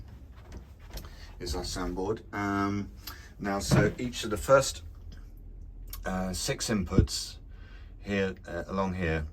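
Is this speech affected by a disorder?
No.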